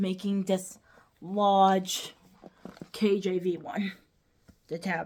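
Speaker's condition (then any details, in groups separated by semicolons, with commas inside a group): Cerebral palsy; lifelong, ankle-foot orthoses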